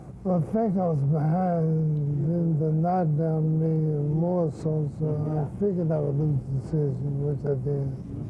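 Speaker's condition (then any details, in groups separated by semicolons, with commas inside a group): Parkinson's syndrome; sometimes slurred speech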